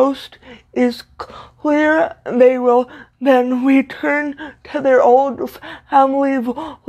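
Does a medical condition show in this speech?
Yes: cerebral palsy, severe.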